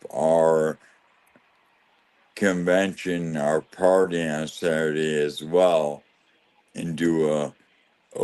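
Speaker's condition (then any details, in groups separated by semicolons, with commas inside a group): ALS; losing ability to talk and swallow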